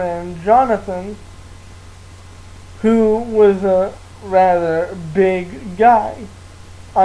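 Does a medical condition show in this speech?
Yes: cerebral palsy.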